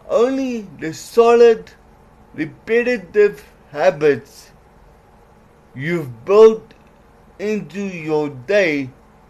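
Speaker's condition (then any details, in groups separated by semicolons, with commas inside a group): Cerebral palsy; legs affected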